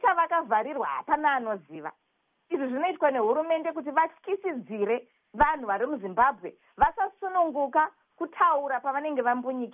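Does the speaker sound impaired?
No.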